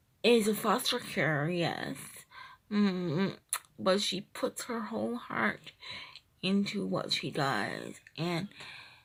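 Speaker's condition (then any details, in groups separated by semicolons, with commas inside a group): Cerebral palsy, triplegia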